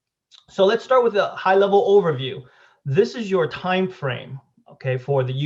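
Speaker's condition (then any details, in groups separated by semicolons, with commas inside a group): No condition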